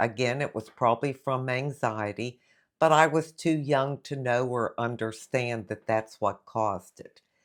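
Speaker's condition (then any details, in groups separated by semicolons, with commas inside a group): No condition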